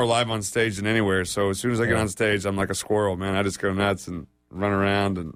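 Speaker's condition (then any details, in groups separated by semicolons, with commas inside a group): No condition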